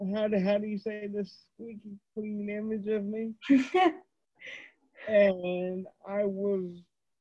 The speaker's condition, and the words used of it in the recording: Cerebral palsy. So our voices are very erratic. It goes high and it goes low, goes all over the place.